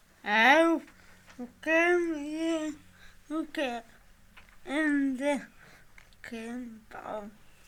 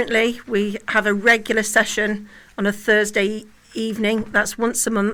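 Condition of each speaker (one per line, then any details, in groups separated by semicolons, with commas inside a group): Cerebral palsy; from birth
No condition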